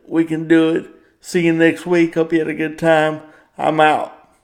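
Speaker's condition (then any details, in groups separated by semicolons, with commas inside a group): Cerebral palsy; power wheelchair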